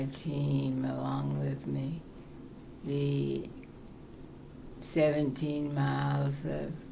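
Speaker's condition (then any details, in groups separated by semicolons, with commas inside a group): Parkinson's; very soft, low voice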